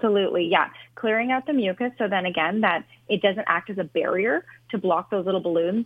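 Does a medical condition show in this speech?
No.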